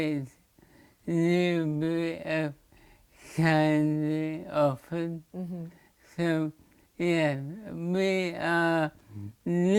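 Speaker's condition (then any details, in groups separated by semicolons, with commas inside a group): Motor neurone disease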